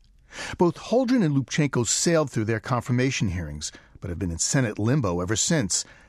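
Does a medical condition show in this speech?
No.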